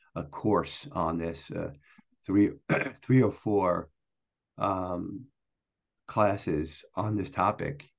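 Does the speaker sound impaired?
Yes: stuttering; stuttering since at least high school; anticipates difficulty talking in many situations, fears being outed as stuttering; here repeated words, prolonged sounds.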